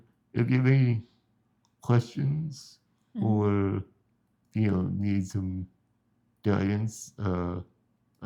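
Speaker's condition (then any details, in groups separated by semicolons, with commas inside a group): Spinal muscular atrophy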